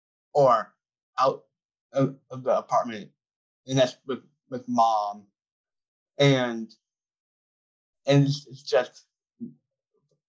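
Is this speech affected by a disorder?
Yes: Down syndrome; called very articulate by host, gave TEDx talk, runs public speaking business.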